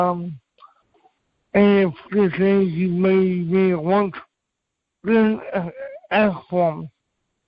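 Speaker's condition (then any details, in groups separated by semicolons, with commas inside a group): Cerebral palsy; from birth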